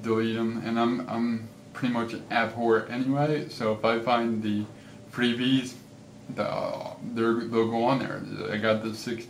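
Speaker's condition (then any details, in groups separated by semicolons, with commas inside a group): Cerebral palsy; affects gait and walking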